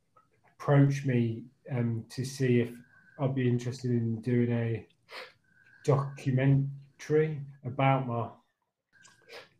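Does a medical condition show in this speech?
Yes: stammer; stammer since childhood, hard reading aloud at school, phone calls, ordering train tickets, phone callers hung up thinking prank call; still stammers, lockdown impacted stammer, had mask made saying i stammer, you'll have to wait; sound, word and phrase repetitions, part-word repetitions, fillers like um and uh; here prolonged sounds.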